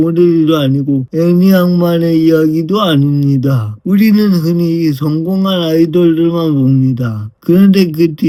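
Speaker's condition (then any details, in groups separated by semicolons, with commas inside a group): Brain lesion disability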